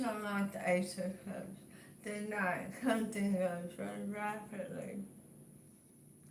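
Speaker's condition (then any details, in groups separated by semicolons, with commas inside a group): Throat cancer radiation damage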